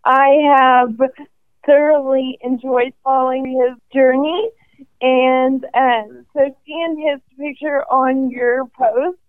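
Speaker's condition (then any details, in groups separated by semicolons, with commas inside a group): ALS; must catch breath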